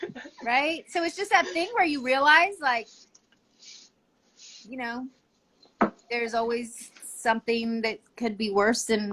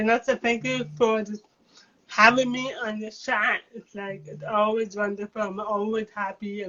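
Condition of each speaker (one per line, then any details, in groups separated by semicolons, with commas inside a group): No condition
Cerebral palsy; atypical speech, often not understood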